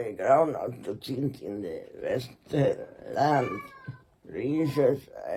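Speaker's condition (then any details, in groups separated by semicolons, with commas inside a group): Muscular Parkinson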